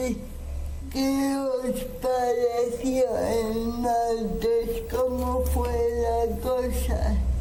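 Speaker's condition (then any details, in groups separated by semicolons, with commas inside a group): Cerebral palsy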